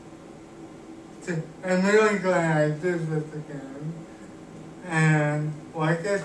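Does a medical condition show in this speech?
Yes: cerebral palsy; cannot walk, uses wheelchair.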